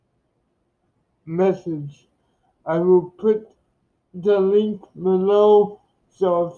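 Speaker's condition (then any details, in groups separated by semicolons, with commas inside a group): Cerebral palsy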